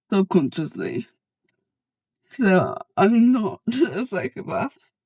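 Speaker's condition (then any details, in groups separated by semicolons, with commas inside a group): Cerebral palsy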